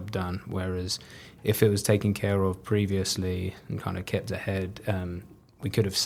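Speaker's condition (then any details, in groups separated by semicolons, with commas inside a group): No condition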